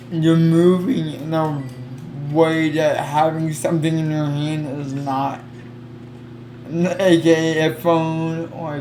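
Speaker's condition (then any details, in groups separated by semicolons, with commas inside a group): Cerebral palsy; affects legs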